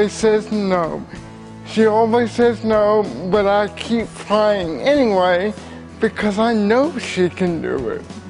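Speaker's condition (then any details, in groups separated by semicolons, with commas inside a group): Cerebral palsy; paraplegic, uses wheelchair; changes affecting motor skills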